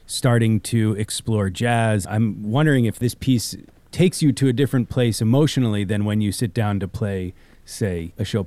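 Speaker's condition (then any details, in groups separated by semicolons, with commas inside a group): No condition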